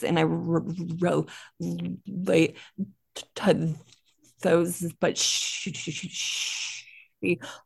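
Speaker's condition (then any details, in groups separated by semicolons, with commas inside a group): Stuttering; still stutters, no problems communicating at work, growing confidence; prolonged sounds, blocks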